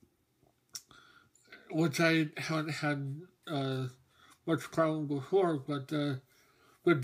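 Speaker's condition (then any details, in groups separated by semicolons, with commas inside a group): Mobius syndrome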